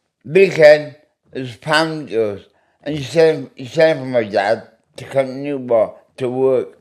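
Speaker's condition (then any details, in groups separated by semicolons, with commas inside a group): Medication-induced speech impediment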